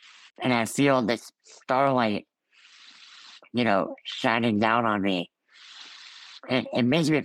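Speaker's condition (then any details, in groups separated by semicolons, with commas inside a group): Ullrich congenital muscular dystrophy; from birth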